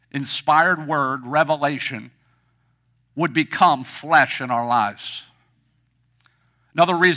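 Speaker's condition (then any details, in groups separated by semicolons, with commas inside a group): No condition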